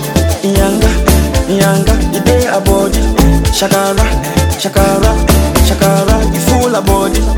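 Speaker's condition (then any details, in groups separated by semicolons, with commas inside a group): No condition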